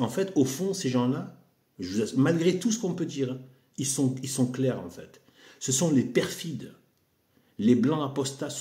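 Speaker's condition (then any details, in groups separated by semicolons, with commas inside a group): No condition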